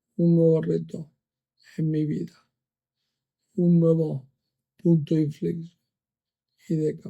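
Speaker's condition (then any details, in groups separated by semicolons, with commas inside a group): Amyotrophic lateral sclerosis; progressive symptoms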